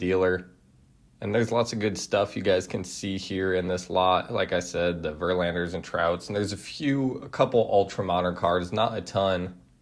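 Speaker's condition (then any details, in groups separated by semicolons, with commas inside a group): No condition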